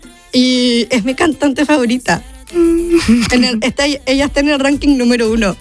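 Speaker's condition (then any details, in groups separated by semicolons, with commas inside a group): Down syndrome; congenital, diagnosis given to mother before birth; age 30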